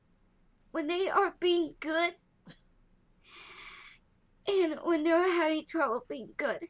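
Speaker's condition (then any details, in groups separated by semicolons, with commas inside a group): Down syndrome; walked later than other children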